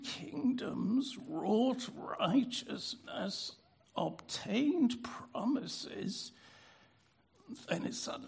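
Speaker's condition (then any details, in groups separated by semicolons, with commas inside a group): Spasmodic dysphonia; no known cure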